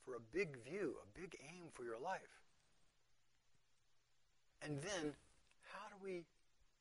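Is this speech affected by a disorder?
No.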